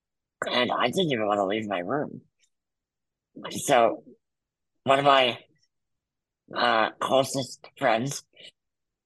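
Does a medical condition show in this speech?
Yes: muscular dystrophy; congenital, wheelchair user.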